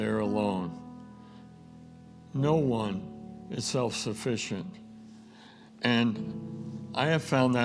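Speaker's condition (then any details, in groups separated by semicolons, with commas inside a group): ALS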